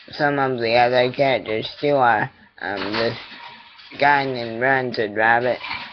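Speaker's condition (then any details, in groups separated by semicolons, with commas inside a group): Cerebral palsy; attending therapy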